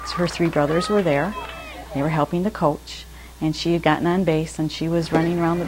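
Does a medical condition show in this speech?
No.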